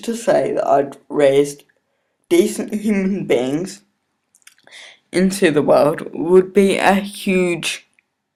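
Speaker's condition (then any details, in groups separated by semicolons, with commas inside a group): Cerebral palsy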